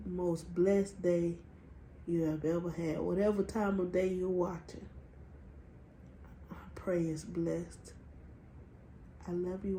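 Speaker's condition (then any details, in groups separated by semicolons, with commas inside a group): Cerebral palsy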